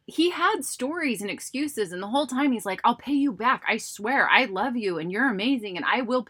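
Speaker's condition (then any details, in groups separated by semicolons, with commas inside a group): No condition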